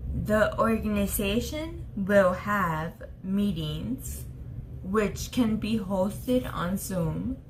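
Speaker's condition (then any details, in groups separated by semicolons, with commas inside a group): Traumatic brain injury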